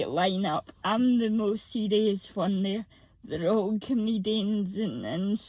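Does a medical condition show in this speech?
Yes: cerebral palsy, mixed, moderate.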